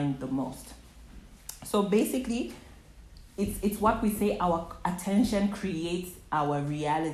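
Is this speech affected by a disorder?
No.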